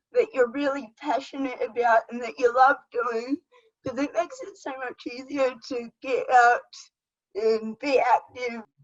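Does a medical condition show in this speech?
Yes: cerebral palsy; age 22.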